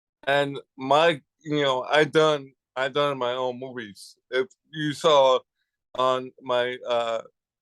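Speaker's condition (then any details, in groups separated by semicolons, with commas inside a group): Cerebral palsy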